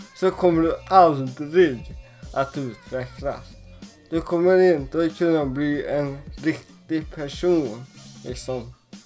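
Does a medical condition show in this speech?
Yes: cerebral palsy; birth oxygen loss, fine motor impairment, shaking; walks, wheelchair for long distances; atypical speech, sometimes mistaken for drunk.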